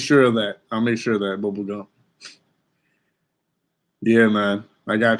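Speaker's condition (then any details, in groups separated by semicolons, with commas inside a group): No condition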